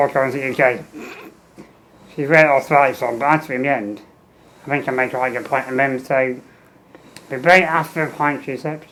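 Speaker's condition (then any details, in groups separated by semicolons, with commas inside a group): Muscular dystrophy; wheelchair user, tracheostomy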